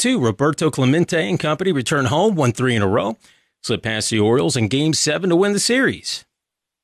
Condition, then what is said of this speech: None; typical speech.